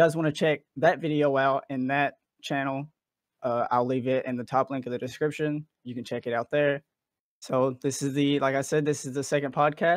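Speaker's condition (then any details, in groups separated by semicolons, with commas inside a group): No condition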